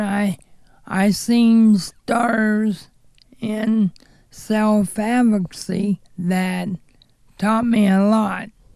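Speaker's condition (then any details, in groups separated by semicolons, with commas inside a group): Cerebral palsy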